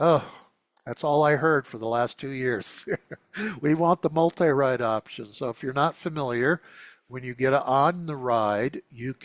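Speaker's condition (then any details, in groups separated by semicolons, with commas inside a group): No condition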